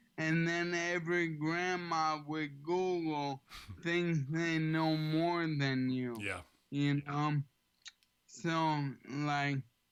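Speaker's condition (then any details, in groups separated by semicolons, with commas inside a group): ALS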